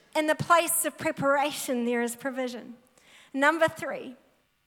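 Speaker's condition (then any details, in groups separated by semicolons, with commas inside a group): No condition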